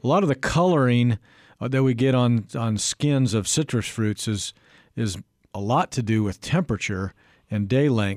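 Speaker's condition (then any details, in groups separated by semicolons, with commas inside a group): No condition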